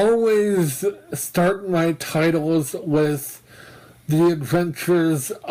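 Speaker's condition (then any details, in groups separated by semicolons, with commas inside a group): Mobius syndrome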